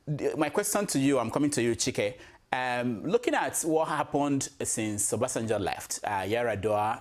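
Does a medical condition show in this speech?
No.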